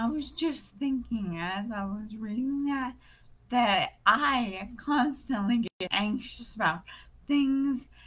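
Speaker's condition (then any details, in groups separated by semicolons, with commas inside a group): Brain injury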